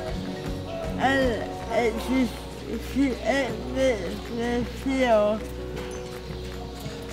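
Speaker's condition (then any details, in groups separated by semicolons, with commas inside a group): Cerebral palsy; unable to walk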